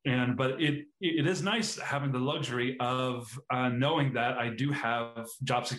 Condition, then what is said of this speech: Stuttering. Basically, sometimes when I try to say something, the words don't come out as I want to say it, or they don't come out when I want to say them, or really anything like that.